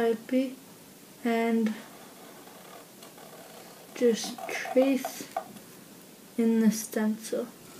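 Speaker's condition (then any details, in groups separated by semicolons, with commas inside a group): Cerebral palsy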